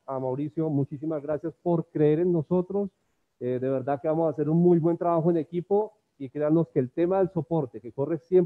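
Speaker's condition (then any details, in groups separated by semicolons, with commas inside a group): No condition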